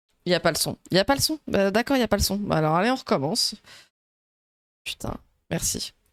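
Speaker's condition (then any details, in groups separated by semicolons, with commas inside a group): No condition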